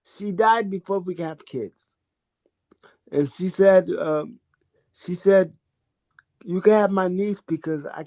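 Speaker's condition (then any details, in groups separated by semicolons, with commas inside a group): Cerebral palsy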